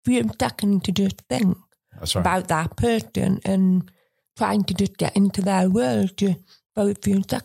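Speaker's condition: Usher syndrome, profound deafness; diagnosed over 30 years ago, peripheral vision loss, 5% central vision left, gradually going blind

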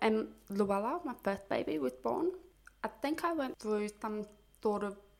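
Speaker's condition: Profound deafness; speech therapy in childhood

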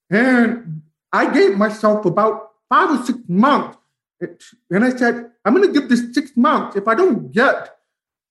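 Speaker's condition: Profound deafness, bilateral, from spinal meningitis; closed captioning

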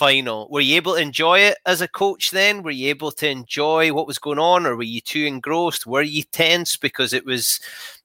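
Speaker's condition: No condition

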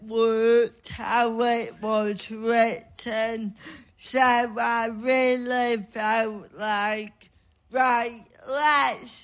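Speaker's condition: Cerebral palsy; since childhood

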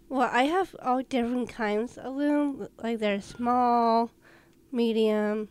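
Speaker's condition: Down syndrome

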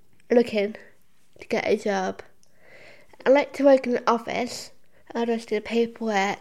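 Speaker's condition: Down syndrome; had operation for hole in the heart; says Down syndrome barely affects her, gets support from personal assistant

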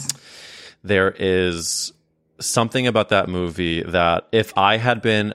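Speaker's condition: No condition

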